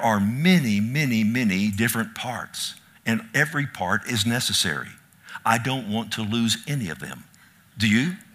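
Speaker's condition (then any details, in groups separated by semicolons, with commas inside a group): No condition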